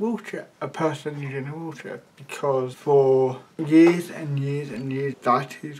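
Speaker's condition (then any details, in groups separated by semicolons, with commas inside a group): Cerebral palsy, mild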